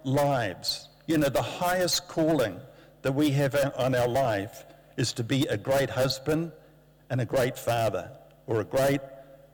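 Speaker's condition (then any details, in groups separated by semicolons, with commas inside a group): No condition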